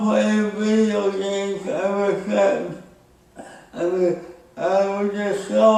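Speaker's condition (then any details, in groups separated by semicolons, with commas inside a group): Speech impairment after birth surgery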